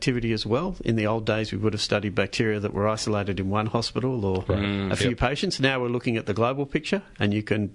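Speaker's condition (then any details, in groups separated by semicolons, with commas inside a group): No condition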